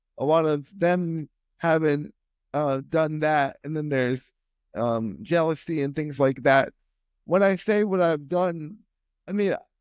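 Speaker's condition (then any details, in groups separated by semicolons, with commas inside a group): Spastic quadriplegic cerebral palsy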